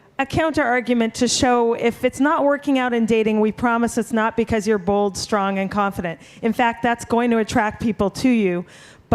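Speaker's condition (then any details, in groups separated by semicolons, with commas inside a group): No condition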